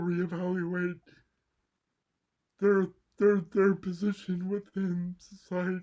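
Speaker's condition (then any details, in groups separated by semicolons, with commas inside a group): Cerebral palsy; mild left side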